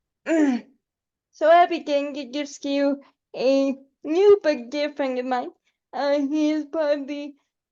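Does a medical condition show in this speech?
Yes: cerebral palsy; able to articulate and speak.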